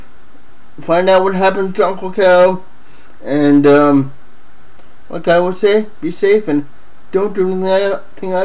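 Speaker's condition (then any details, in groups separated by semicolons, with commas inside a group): Cerebral palsy; affects hand use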